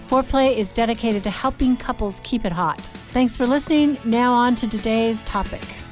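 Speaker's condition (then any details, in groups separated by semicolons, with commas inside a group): No condition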